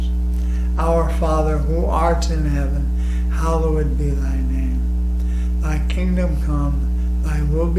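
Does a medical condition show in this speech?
Yes: ALS.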